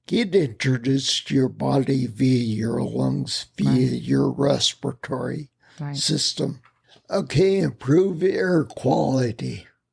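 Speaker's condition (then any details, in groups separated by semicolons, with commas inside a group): Spinocerebellar ataxia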